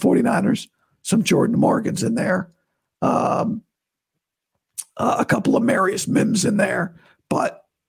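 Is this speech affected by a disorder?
Yes: vocal cord surgery recovery; recovering from vocal cord surgery, starting vocal coach physical therapy today, doctor approves talking.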